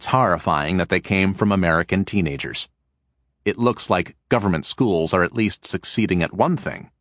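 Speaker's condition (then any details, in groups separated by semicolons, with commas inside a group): No condition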